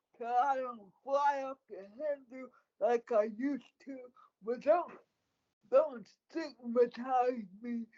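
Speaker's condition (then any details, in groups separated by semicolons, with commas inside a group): Cerebral palsy; speech affected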